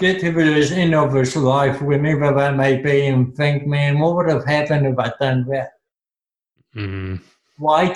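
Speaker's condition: Cerebral palsy; present from birth

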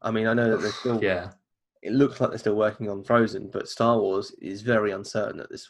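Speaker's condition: No condition

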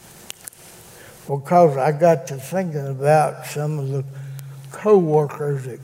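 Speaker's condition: Cerebral palsy; gives spoken testimony in church

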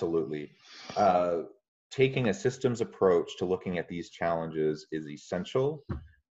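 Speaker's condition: No condition

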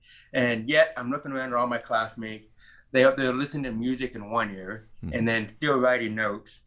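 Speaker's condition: Profound hearing loss; removes them when fatigued

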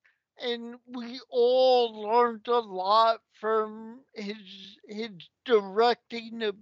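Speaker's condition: Cerebral palsy; takes a while to walk off stage

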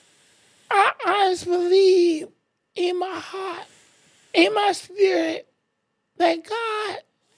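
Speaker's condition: ALS; shoulder subluxation with drooping arms

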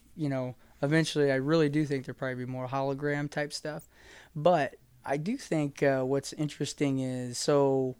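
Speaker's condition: No condition

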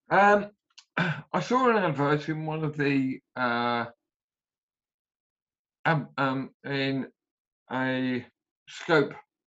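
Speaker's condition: Aphasia after stroke; relearned swallowing

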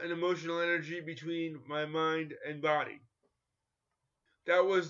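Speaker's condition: Cerebral palsy; personal training

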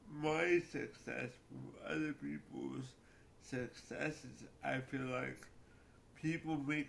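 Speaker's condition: Cerebral palsy; cerebral palsy since childhood

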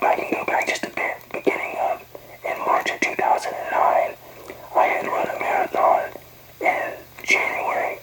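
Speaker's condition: Young onset Parkinson's; diagnosed at age 41, first suspected Lou Gehrig's disease, undiagnosed for a year, right arm not swinging; uses voice amplifier to be heard; very quiet voice sounding like whispering, inaudible without voice amplifier, speaks into amplifier

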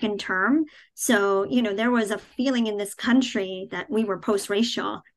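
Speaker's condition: Cleft palate, cleft palate without cleft lip; hard to understand

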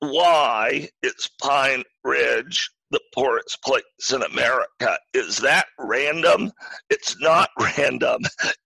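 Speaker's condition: Spasmodic dysphonia; could not use voice at first

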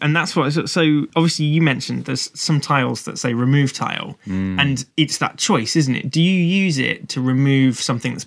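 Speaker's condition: No condition

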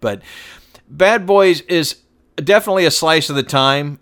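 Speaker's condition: No condition

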